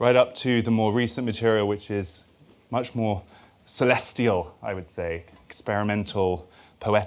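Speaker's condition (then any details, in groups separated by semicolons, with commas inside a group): No condition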